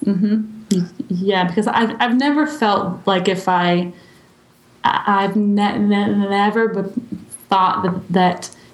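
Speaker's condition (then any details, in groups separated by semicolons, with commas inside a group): Stuttering; therapy over past 3 years: fluency shaping, stuttering modification, voluntary stuttering, subway talks with strangers; not always in control of speech, open about stuttering, speaks naturally; speech tools helped at times but not reduced stuttering, drops strategies needing unnatural speaking; repeated sounds, repeated words, blocks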